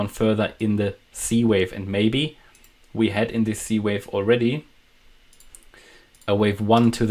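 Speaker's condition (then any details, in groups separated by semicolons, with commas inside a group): No condition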